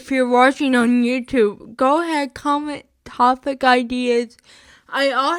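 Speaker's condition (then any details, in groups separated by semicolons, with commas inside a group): Spastic cerebral palsy, mixed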